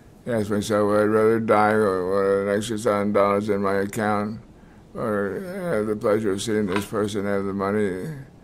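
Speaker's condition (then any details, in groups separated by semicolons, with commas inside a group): Multiple sclerosis; diagnosed decades ago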